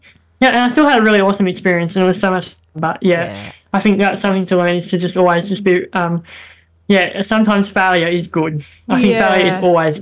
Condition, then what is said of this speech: Cleft palate. So I can't really say like your TH sound very well.